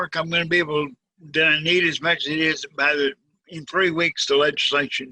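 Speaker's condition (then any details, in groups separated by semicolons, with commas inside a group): Cerebral palsy, severe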